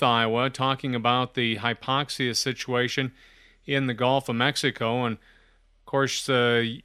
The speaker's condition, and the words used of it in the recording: No condition.